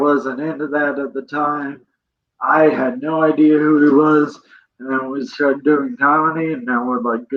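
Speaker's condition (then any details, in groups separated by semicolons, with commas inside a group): Cerebral palsy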